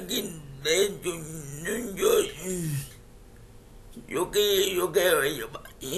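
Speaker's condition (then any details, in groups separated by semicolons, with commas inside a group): Cerebral palsy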